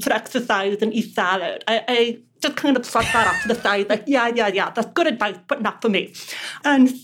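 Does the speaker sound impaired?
Yes: deafness; relies on lip reading.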